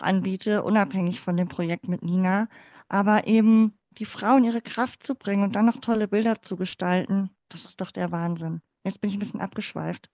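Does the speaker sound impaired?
Yes: cleft palate; speaking in front of class or using voice in speech never felt easy.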